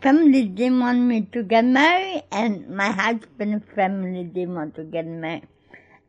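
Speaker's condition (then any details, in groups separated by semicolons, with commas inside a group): Cerebral palsy; speech problems when young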